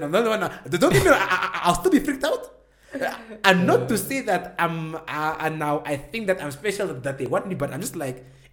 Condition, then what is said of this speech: Stuttering. Now they're wondering, this guy's mic is broken.